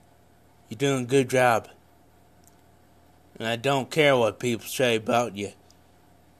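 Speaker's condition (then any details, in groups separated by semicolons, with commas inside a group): Cerebral palsy; congenital, no known medical cause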